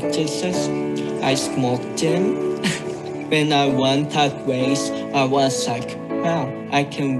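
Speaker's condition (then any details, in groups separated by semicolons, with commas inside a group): Cerebral palsy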